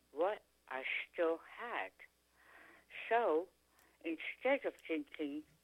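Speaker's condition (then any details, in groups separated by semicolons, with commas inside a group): Tongue cancer; swallow or eat after surgery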